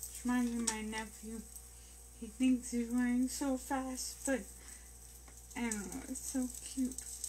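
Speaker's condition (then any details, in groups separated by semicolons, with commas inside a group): Brain injury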